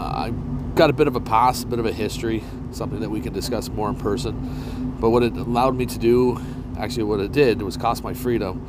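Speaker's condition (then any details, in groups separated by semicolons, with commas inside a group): No condition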